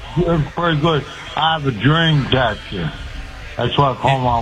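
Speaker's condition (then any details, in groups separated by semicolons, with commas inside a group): Speech impediment; reports being able to walk, possibly uses walker called dream catcher; hard to understand, host and others unsure what was said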